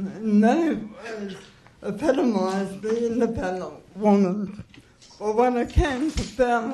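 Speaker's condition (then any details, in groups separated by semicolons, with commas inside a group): Cerebral palsy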